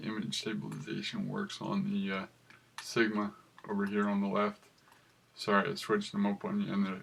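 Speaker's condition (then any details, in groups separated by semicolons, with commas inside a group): Cerebral palsy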